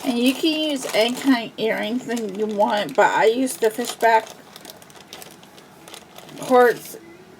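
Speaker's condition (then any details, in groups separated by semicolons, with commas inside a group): Cerebral palsy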